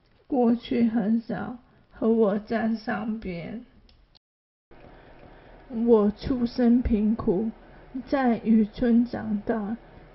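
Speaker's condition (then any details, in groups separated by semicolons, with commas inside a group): ALS; slower speech, quieter voice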